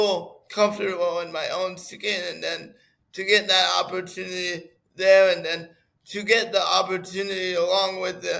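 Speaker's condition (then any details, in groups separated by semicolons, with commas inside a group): Cerebral palsy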